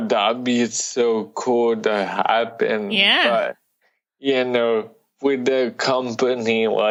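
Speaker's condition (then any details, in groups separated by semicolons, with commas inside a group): Cerebral palsy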